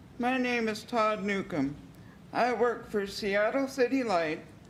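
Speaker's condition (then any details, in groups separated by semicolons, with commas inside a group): Cerebral palsy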